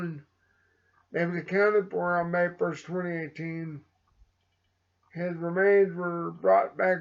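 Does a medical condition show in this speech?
Yes: cerebral palsy; slight speech impediment.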